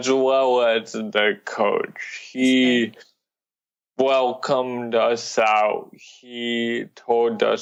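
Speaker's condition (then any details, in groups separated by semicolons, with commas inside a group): Cerebral palsy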